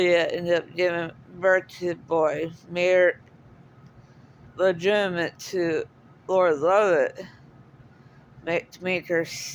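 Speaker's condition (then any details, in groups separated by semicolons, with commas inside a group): Cerebral palsy; speaks differently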